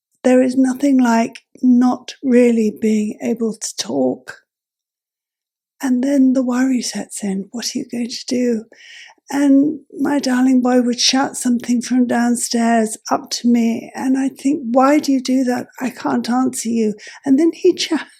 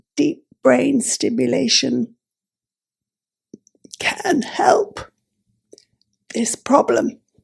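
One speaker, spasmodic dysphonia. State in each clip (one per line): DBS amplitude increased
DBS at usual low amplitude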